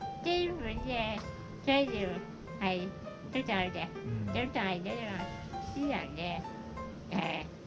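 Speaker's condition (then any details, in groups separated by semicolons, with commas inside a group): Spinal muscular atrophy; special seating chair, oxygen tank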